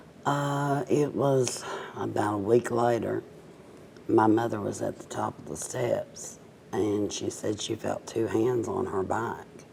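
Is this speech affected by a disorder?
Yes: cerebral palsy, mild.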